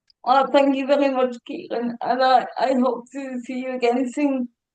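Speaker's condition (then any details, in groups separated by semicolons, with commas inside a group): Cerebral palsy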